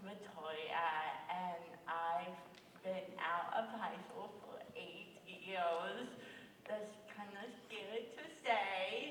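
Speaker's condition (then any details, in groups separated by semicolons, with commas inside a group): Cerebral palsy; hard to be understood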